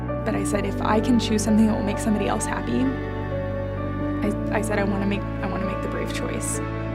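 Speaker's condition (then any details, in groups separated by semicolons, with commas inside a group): No condition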